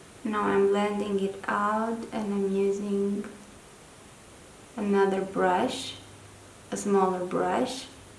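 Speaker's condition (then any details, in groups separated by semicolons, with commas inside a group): No condition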